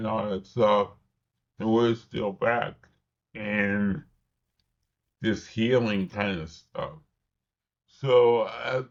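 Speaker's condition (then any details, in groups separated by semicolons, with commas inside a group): Cerebral palsy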